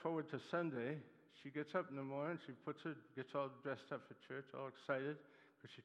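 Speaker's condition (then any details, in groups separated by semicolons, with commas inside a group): Parkinson's disease; Parkinson's attacks muscles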